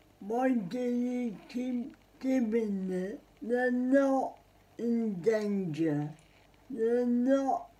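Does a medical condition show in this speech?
Yes: cerebral palsy; spastic.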